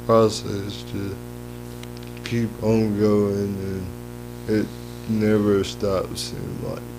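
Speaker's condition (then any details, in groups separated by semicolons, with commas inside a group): Cerebral palsy; lifelong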